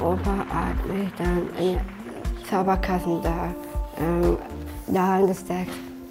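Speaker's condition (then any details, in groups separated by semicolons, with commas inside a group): Down syndrome; present from birth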